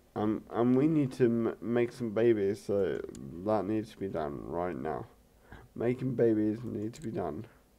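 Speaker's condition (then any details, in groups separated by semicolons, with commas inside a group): Cerebral palsy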